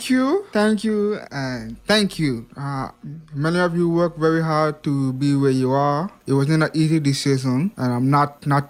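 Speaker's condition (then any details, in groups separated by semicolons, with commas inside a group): Hearing impairment; past speech impediment improved with much practice, listening needs much focus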